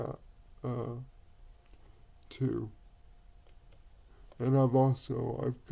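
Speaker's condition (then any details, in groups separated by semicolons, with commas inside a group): Cerebral palsy; quadriplegic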